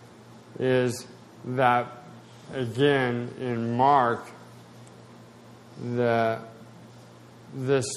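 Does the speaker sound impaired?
Yes: spasticity, mild; new anti-spasticity drug started 3-4 weeks ago, adds some weakness, may fall; drug affects speech a little, may sound draggy.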